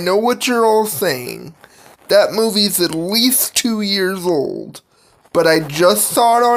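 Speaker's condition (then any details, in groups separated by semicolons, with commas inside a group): Cerebral palsy; physical disability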